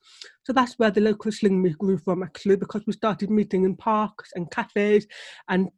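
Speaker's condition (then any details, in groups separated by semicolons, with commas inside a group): Deafness; relies on lip reading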